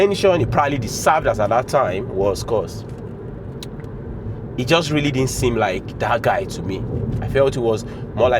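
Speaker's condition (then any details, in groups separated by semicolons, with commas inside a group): No condition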